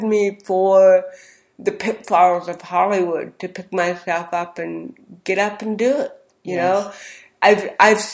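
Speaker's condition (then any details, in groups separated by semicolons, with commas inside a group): Cerebral palsy; very slurred speech as a child from cerebral palsy plus hearing impairment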